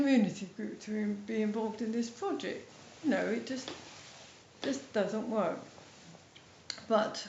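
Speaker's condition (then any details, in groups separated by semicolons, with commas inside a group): MND, mild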